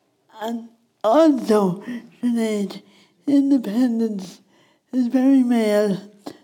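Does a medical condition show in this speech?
Yes: speech impediment; wheelchair user, wears glasses; talks either too slow or too fast, hard to understand when too fast and animated.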